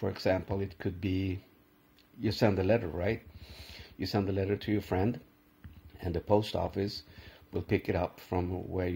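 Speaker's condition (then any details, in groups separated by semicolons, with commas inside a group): No condition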